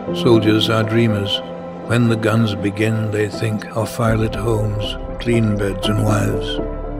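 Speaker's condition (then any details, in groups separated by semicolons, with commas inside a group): No condition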